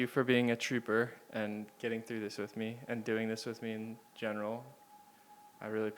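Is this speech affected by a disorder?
No.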